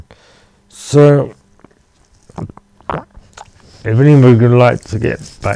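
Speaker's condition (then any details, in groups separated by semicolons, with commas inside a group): Cerebral palsy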